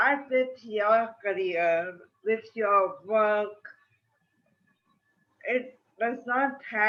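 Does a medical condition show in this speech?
Yes: cerebral palsy; permanent speech problem.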